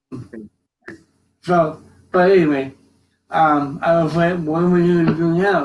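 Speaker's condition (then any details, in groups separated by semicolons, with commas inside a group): Cerebral palsy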